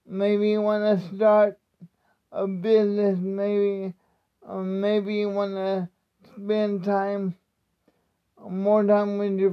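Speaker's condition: Cerebral palsy; speech not affected by disability

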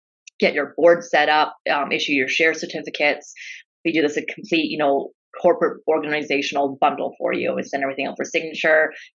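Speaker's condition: No condition

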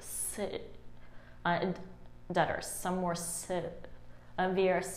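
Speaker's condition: Stutter; stutter since around age 3-4, scoliosis with 45 degree curve, spinal surgery at age 12; stutter expected to show during recording; fluent alone, stutters when others present, less when deeply absorbed, covertly switches words last second; prolonged sounds

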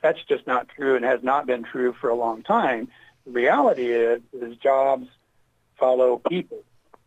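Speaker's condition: No condition

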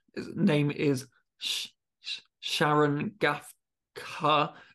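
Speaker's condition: Stammer; first word at 4 or 5, very severe in childhood, weekly speech therapy first 10 years; block stammer, not prolonged, no stammering alone, most fluent when wanting to stammer; repeated sounds, blocks

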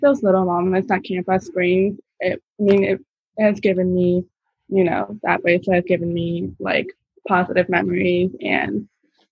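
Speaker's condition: Profound bilateral hearing loss; normal hearing at birth likely, bilateral sensorineural mild-to-moderate loss diagnosed age 3, two hearing aids, progressive; profoundly deaf both ears, right cochlear implant since age 10-11, residual left hearing, no left device

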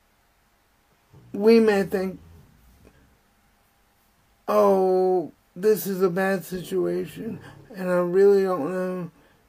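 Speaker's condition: Spastic cerebral palsy; uses wheelchair

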